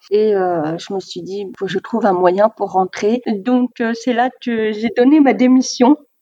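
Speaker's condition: Deafness, severe; oralist, uses some sign language

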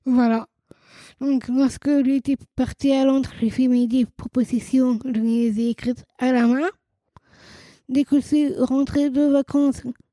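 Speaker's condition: Down syndrome, trisomy 21; genetic condition with an extra chromosome, also a cardiac condition, not allowed to carry heavy loads

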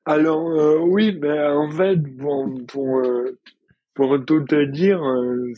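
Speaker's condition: Dystonia; involuntary muscle contractions

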